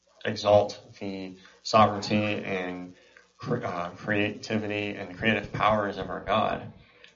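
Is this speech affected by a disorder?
Yes: cleft palate and cleft lip.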